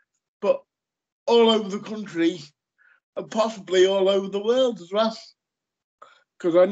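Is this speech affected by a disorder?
Yes: cerebral palsy; lifelong.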